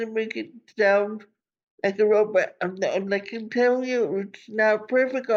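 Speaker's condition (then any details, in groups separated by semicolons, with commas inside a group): Cerebral palsy; from birth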